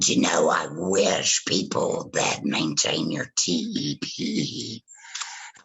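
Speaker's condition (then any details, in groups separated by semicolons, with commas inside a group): Laryngectomy after cancer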